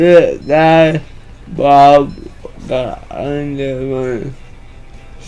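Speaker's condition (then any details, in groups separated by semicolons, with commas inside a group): Cerebral palsy; one hand affected; atypical speech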